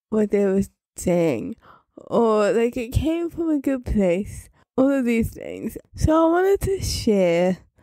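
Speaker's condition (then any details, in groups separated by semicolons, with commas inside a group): Cerebral palsy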